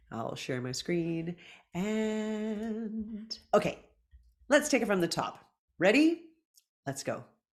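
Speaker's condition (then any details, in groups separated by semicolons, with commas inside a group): No condition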